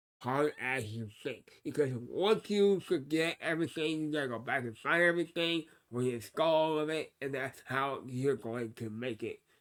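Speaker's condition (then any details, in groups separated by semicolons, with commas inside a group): Cerebral palsy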